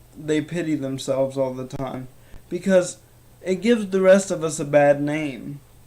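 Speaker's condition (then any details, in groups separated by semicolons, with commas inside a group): Cerebral palsy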